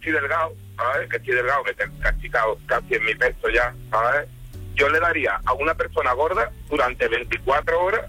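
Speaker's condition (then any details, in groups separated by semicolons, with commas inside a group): No condition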